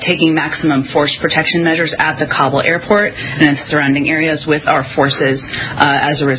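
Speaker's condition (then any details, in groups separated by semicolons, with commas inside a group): No condition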